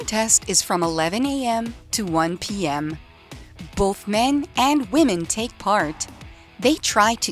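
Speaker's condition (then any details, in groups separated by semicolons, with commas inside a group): No condition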